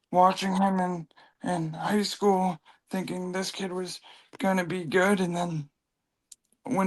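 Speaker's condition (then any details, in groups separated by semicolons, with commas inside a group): Cerebral palsy; from birth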